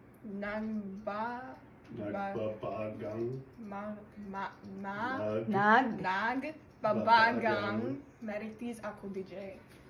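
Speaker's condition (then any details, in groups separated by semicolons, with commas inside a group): No condition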